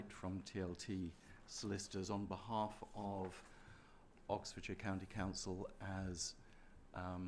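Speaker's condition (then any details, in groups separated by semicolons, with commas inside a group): No condition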